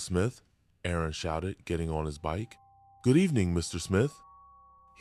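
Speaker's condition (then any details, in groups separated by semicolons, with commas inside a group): No condition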